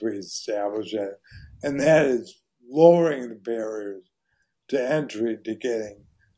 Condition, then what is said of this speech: ALS (motor neuron disease). It's my voice is so hoarse, and my right hand doesn't work.